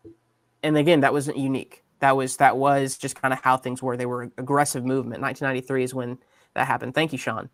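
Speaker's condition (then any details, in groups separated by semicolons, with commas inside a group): No condition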